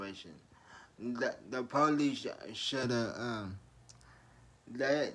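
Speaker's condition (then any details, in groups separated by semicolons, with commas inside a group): Traumatic brain injury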